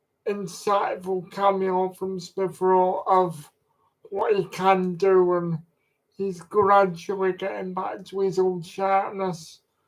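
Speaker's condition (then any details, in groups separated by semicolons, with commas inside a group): Cerebral palsy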